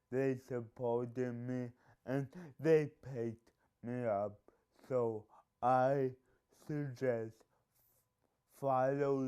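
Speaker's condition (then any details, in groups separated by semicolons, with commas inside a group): Cerebral palsy; speech impediment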